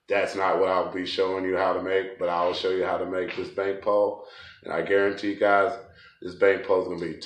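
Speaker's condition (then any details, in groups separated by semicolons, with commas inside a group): No condition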